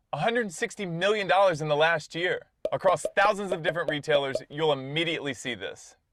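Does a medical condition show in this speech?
No.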